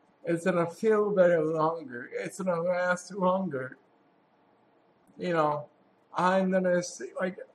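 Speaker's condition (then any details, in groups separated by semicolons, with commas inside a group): Cerebral palsy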